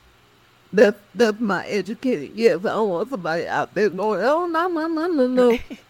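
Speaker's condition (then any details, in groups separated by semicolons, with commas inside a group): Cerebral palsy; speech affected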